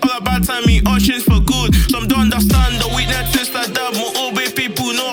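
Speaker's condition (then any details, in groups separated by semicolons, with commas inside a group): No condition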